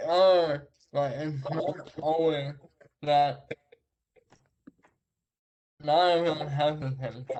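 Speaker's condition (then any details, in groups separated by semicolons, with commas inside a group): Traumatic brain injury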